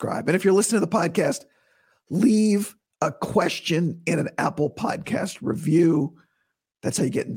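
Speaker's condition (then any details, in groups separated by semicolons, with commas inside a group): Vocal cord surgery recovery; not yet back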